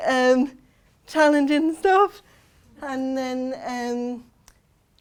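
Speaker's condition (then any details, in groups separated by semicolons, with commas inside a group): Cerebral palsy; since birth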